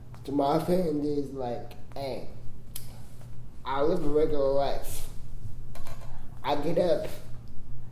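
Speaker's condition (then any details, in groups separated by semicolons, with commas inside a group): Cerebral palsy; congenital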